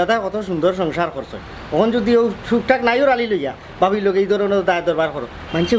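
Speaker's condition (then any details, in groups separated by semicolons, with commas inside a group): No condition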